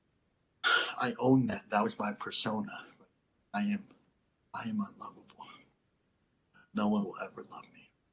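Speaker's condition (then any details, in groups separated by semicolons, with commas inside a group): Cleft lip and palate; not fully formed at birth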